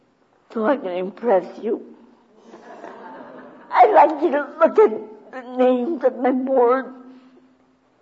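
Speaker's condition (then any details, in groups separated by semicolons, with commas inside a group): Cerebral palsy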